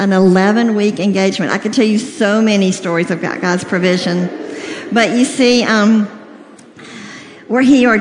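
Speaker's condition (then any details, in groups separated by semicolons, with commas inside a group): Cleft lip and palate, severe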